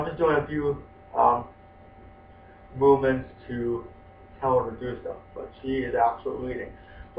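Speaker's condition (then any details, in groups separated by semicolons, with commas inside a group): Spastic quadriplegic cerebral palsy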